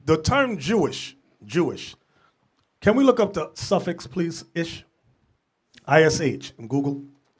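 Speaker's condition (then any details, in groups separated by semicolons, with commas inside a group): No condition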